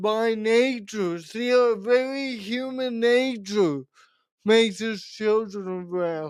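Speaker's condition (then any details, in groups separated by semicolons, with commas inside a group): Cerebral palsy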